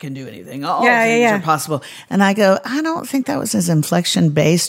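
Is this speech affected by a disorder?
No.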